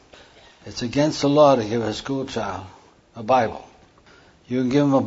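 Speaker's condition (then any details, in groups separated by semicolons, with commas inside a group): Parkinson's; hand tremor during talk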